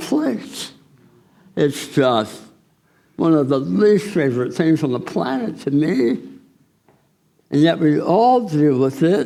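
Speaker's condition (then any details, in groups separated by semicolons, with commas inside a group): Tongue cancer surgery; 30% right tongue removed, radiation, chemo, half mandible titanium; about 10 years post-treatment, jaw fracture, four surgeries; noticeable diction difficulties, swallowing and saliva problems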